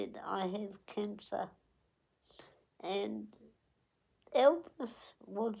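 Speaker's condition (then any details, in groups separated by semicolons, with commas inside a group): Cerebral palsy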